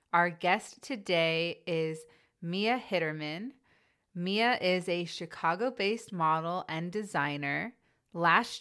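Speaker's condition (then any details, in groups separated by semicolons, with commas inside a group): No condition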